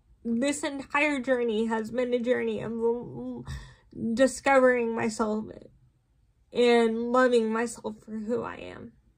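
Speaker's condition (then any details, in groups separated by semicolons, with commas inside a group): Cerebral palsy, spastic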